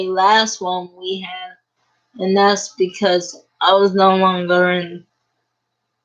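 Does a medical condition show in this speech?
Yes: cerebral palsy; uses a wheelchair.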